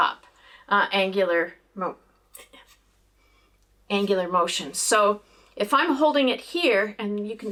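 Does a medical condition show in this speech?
No.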